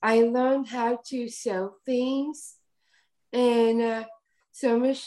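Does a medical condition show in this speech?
Yes: Down syndrome.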